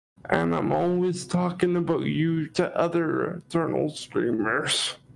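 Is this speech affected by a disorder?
Yes: cerebral palsy.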